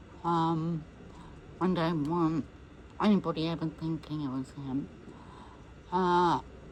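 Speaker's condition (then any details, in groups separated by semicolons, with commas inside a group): MND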